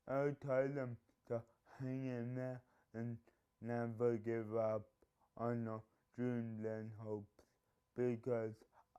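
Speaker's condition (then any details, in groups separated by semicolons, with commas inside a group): Cerebral palsy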